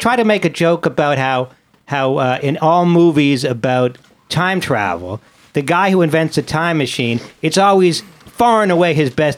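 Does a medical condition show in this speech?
No.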